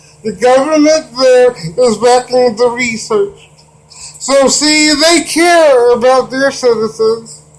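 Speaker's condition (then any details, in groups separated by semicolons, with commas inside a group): Cerebral palsy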